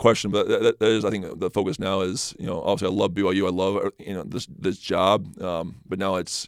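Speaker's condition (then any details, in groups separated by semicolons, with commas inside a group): Stutter; stutter first noticed in high school, magnified on mission while learning Spanish; trips over words, can't get words out off the cuff, less when prepared, confident; repeated sounds, repeated words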